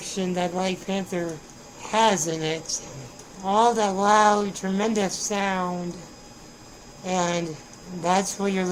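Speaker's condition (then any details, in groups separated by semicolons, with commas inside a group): Spinal muscular atrophy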